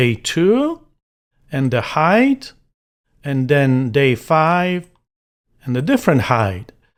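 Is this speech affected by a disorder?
No.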